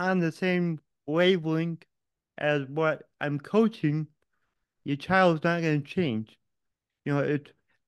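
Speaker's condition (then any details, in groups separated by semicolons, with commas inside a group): Cerebral palsy; mentally unaffected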